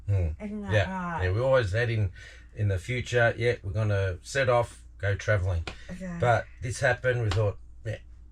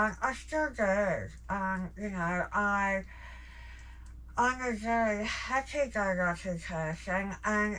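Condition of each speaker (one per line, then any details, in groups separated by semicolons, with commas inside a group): No condition
Jaw cancer surgery; jaw cancer, 16-hour surgery, tracheostomy, peg feeding, 35 radiation treatments; about 4 years since diagnosis, failed reconstruction removed, no oral eating; no speech with tracheostomy, speaks since removal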